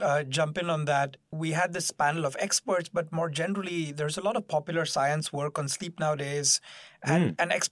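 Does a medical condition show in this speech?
No.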